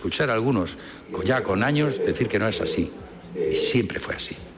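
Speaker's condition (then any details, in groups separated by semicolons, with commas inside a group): No condition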